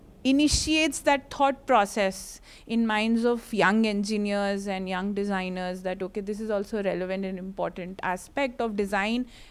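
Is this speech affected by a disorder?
No.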